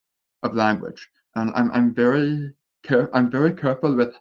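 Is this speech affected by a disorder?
Yes: deafness with speech impediment, born deaf; some words difficult to say, must adjust tongue to speak properly.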